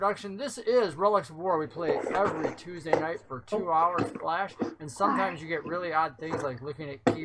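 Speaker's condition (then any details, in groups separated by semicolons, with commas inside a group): No condition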